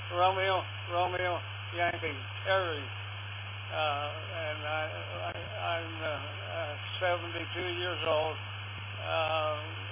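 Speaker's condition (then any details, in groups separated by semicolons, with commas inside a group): Parkinson's; left side affected, uses wheelchair; sitting in wheelchair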